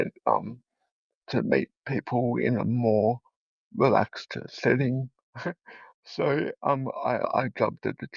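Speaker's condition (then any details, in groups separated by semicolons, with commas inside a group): Cerebral palsy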